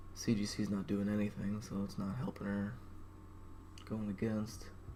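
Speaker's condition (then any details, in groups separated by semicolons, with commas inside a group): No condition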